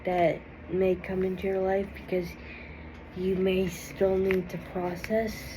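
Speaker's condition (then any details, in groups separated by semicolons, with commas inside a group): Cerebral palsy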